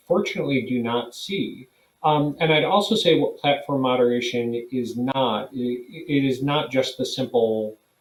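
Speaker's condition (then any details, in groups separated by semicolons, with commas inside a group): No condition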